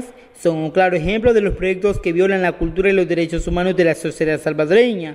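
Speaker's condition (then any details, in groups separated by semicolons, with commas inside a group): No condition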